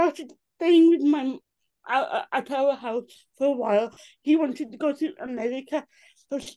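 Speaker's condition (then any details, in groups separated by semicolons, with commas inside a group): Cerebral palsy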